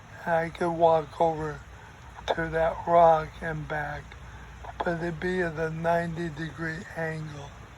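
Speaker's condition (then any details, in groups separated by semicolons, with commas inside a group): ALS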